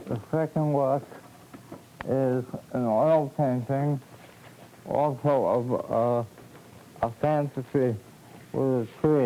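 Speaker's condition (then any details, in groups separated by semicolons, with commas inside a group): Cerebral palsy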